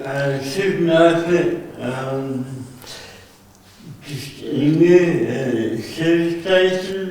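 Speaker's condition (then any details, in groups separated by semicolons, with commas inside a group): Cerebral palsy; present since birth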